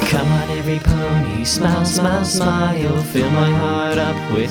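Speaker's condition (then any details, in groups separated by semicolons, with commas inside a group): No condition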